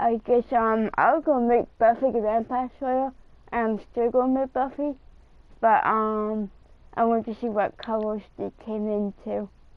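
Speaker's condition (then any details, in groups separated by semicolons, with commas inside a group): Cerebral palsy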